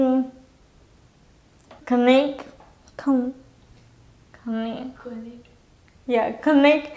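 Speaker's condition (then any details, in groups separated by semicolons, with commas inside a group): Cerebral palsy, spastic quadriplegic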